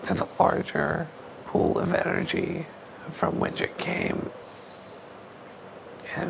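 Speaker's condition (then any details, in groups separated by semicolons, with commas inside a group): ALS; young man, hospital bed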